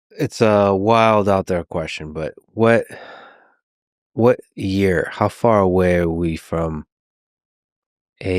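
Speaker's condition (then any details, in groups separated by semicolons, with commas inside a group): No condition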